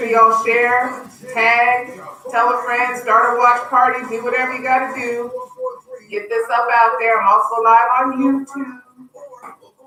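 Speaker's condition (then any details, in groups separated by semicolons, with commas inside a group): No condition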